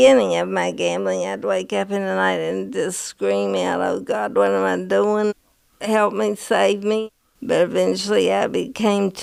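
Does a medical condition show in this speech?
Yes: Parkinson's disease.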